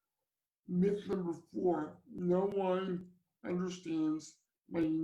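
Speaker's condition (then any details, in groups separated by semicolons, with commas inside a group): Cerebral palsy; from birth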